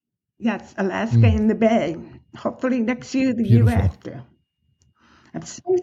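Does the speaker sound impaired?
Yes: profound deafness, acquired, profound; progressive hereditary hearing loss, born hearing, hard of hearing childhood, profoundly deaf teen after water-skiing fall.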